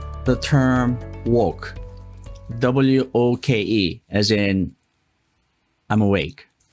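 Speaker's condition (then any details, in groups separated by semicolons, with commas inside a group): No condition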